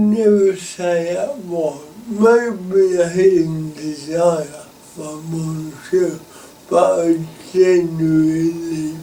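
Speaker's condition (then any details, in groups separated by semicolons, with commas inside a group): Cerebral palsy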